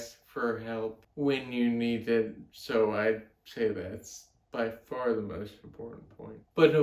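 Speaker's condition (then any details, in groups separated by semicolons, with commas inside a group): Friedreich's ataxia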